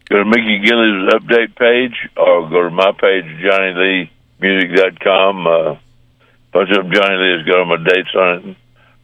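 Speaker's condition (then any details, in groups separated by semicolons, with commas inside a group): Parkinson's disease; diagnosed about a year ago, brain surgery about two and a half months ago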